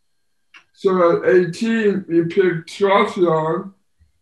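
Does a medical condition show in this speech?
Yes: Down syndrome.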